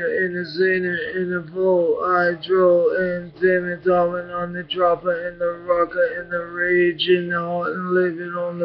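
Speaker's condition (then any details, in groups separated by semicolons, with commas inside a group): Brain injury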